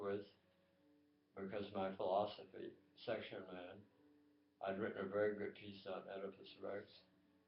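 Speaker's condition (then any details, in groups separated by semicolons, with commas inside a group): Tongue cancer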